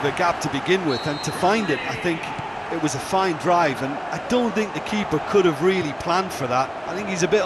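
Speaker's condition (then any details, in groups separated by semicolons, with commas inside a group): No condition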